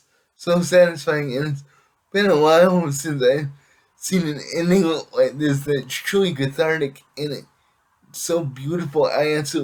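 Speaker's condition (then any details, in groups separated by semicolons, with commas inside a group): Cerebral palsy; able to speak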